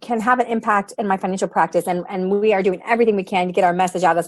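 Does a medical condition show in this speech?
No.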